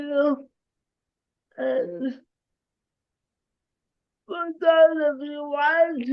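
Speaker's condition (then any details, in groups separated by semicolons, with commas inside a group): Cerebral palsy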